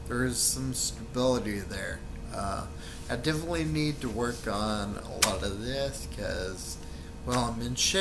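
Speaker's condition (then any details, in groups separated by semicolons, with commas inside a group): Friedreich's ataxia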